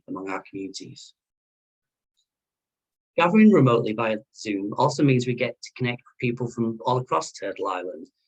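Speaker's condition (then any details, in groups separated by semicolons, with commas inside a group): No condition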